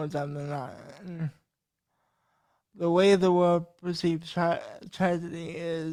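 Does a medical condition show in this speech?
Yes: cerebral palsy.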